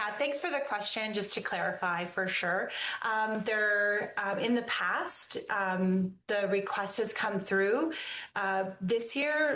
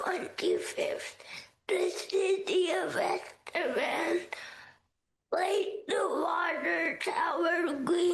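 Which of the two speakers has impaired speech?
The second: cerebral palsy.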